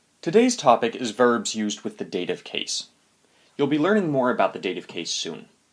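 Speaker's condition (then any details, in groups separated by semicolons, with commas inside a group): No condition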